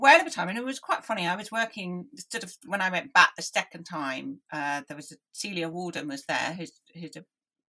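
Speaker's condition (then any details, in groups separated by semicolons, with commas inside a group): Deafness; hopeless and unwieldy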